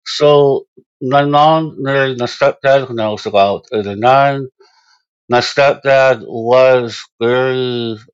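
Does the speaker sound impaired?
Yes: Moebius syndrome; a little hard to understand, certain letters hard to pronounce.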